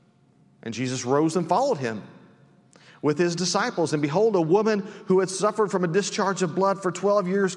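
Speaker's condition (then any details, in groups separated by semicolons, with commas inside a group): No condition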